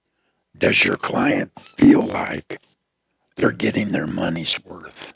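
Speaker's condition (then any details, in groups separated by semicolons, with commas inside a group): Throat cancer; tracheostomy tube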